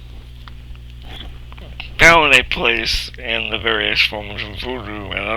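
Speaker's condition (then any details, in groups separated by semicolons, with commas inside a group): Cerebral palsy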